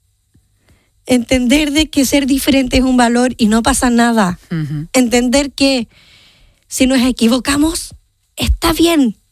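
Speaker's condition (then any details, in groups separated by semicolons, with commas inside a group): Down syndrome; present from birth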